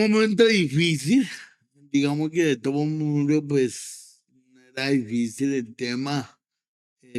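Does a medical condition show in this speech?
Yes: cerebral palsy.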